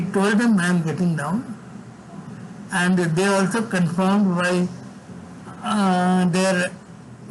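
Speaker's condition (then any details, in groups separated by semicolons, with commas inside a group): Severe cerebral palsy; from birth, involuntary tremors whole body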